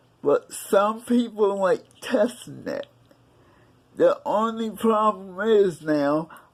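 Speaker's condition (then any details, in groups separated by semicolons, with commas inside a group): Cerebral palsy; several unnoticed strokes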